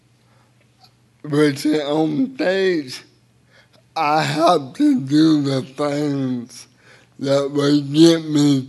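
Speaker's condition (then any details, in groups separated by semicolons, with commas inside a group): Cerebral palsy; a little difficult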